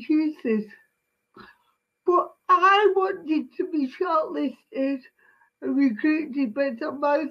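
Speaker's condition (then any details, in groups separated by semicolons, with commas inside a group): Cerebral palsy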